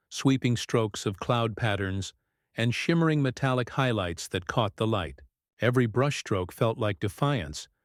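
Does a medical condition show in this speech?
No.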